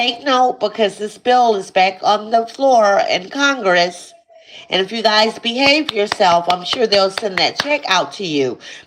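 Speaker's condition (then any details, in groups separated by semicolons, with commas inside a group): No condition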